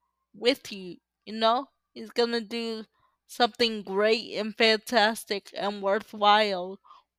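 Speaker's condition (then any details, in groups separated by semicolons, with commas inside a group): Cerebral palsy; uses power wheelchair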